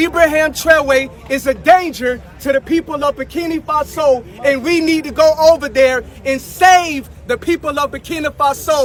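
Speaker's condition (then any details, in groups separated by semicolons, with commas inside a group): No condition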